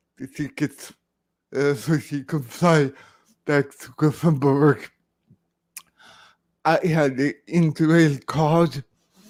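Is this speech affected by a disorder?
Yes: cerebral palsy.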